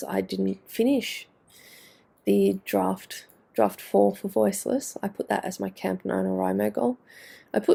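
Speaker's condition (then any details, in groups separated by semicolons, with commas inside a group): No condition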